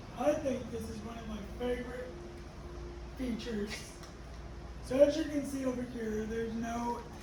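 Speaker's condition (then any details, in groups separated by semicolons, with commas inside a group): Cerebral palsy; voice permanently damaged, may be hard to understand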